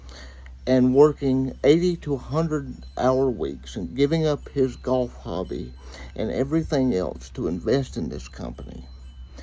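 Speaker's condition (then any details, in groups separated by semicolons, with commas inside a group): Cerebral palsy; uses wheelchair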